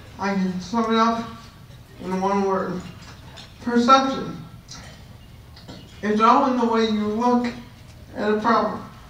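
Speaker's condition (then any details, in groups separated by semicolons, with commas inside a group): Cerebral palsy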